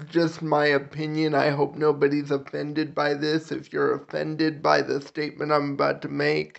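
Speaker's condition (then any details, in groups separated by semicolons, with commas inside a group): Cerebral palsy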